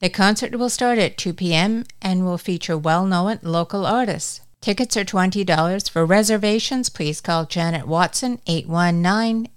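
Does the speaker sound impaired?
No.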